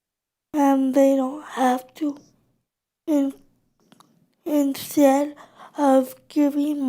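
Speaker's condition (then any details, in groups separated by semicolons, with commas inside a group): Cerebral palsy; uses power wheelchair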